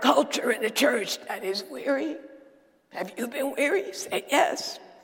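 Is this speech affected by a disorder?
Yes: dysphonia; not a sore throat.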